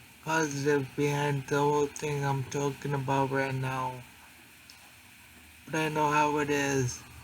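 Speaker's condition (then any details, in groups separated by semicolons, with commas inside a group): Traumatic brain injury; car accident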